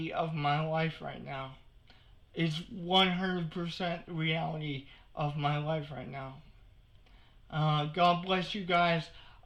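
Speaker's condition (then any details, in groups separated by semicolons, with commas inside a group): Cerebral palsy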